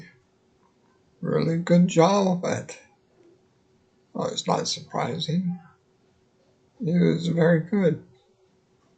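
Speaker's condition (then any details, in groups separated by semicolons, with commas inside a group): Multiple sclerosis; lives in care home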